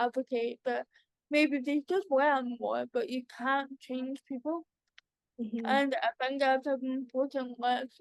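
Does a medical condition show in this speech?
Yes: cerebral palsy.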